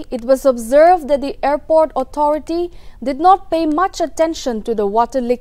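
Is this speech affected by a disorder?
No.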